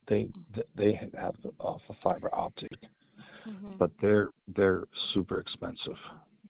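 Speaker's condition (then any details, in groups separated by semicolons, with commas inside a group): Stuttering; uses CaptionCall captioned telephone at home; speech impediment, declines phone service because of stutter; repeated sounds, repeated words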